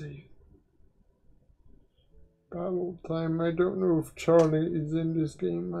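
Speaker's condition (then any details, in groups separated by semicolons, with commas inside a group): Quadriplegic cerebral palsy; uses one hand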